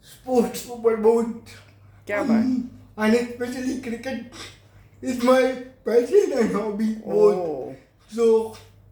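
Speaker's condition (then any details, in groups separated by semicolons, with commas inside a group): Cerebral palsy; from birth, uses legs for tasks and computer; age 30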